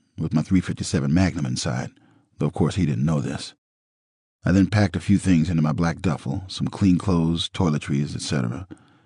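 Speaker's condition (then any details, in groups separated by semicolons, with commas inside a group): No condition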